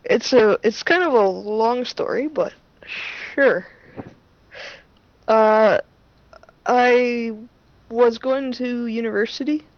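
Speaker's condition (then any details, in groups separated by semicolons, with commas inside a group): Stuttering; familial stuttering, oldest and youngest maternal uncles stutter, possibly a great uncle, very little therapy around age six; stutter noticeable to listeners, self-revealing; repeated words, prolonged sounds, blocks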